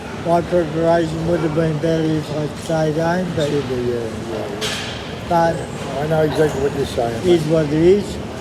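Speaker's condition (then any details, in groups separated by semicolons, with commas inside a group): MND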